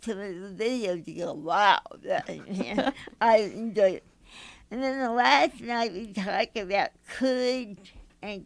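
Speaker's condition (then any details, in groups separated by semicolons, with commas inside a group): Mild cerebral palsy; mild cerebral palsy affecting speech; hard to understand initially, listeners must listen closely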